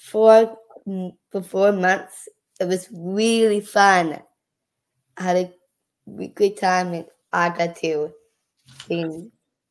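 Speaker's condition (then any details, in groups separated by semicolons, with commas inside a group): Down syndrome; age 14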